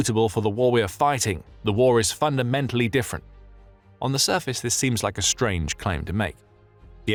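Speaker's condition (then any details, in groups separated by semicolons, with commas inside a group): No condition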